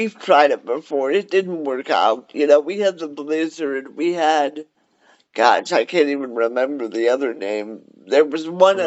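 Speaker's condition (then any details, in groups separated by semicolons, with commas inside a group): Cerebral palsy; cerebral palsy, wheelchair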